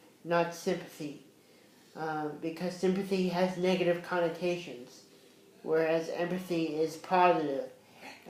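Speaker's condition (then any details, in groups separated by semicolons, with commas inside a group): Cerebral palsy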